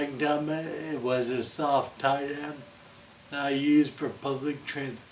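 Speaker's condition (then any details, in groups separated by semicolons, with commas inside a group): Friedreich's ataxia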